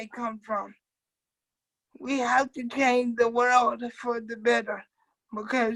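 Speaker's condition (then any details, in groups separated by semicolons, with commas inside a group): Cerebral palsy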